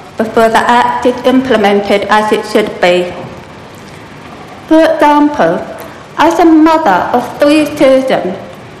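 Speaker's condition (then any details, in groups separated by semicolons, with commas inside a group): Profound deafness; without speech at 2.5 years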